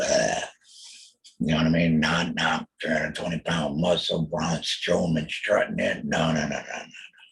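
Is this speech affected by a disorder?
Yes: total laryngectomy.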